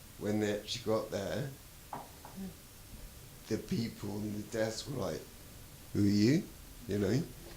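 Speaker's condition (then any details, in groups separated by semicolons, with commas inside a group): Traumatic brain injury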